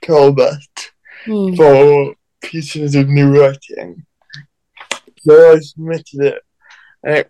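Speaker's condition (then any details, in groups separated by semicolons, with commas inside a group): Cerebral palsy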